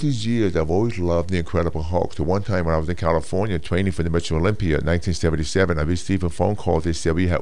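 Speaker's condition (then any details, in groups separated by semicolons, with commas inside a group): Hearing loss; severe speech impediment from childhood, Mr. Universe interview in Geneva unusable, worked changing speaking and voice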